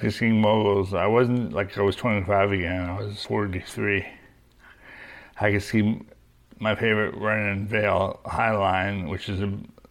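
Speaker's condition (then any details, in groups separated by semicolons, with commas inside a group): Young onset Parkinson's disease; onset age 38, LRRK2 hereditary form, right hand weakness first, medication 5 years with wearing off, freezing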